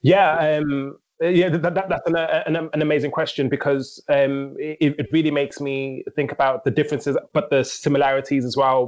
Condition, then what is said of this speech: Stuttering. And so I actually started to employ those rhythmic techniques in my everyday speech, and that became a way of me actually being able to communicate without stammering and having fun with it.